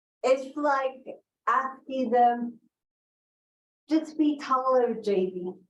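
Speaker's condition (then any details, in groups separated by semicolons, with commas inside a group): Cerebral palsy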